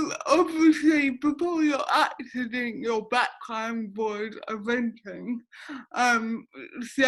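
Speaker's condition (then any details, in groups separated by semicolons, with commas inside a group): Cerebral palsy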